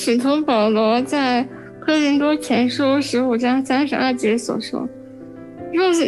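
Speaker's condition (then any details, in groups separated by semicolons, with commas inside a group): Spinal muscular atrophy; genetic motor neuron disease, most severe type, weak from birth, never stood, fully dependent for eating, sleeping, turning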